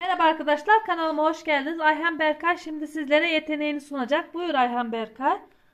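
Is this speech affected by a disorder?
No.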